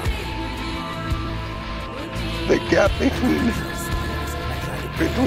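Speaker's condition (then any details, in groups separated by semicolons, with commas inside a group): Cerebellar ataxia from brain tumour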